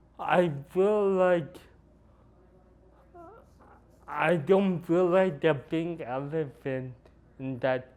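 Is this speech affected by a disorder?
Yes: cerebral palsy; noticeably atypical speech.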